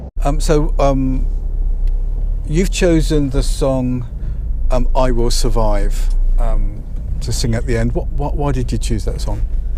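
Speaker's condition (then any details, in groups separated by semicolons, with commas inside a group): No condition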